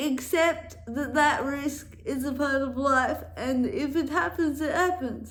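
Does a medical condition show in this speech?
Yes: cerebral palsy; affects walking and speech.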